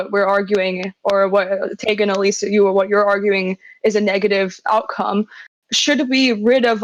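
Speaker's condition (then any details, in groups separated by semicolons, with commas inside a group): No condition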